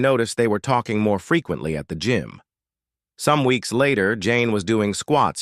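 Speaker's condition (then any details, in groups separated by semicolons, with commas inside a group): No condition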